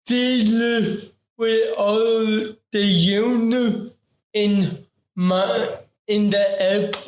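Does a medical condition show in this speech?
Yes: ataxic cerebral palsy; affects talking.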